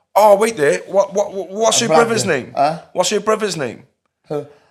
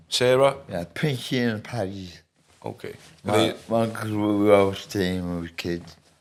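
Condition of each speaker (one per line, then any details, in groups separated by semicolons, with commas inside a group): No condition
Medication-induced speech impediment; caused by excessive prescribed medication doses; on medication about 50 years, since age 16-17; hard to understand, struggles with some words, still affected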